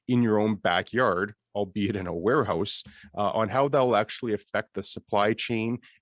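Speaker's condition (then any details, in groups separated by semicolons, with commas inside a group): No condition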